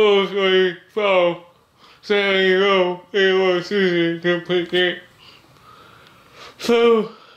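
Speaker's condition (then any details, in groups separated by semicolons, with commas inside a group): Cerebral palsy; body affected; speech disability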